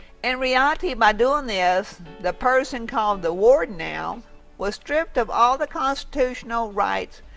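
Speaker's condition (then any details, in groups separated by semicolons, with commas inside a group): No condition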